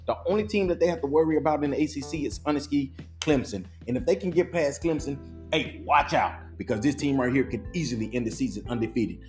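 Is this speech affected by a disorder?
No.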